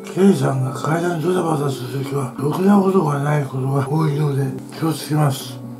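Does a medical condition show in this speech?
Yes: tongue cancer, partial glossectomy.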